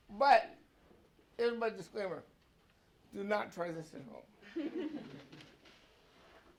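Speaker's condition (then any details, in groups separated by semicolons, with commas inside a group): Cerebral palsy; brain cell damage at birth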